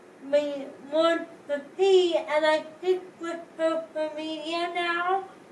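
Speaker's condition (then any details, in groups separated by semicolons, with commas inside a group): Cerebral palsy, spastic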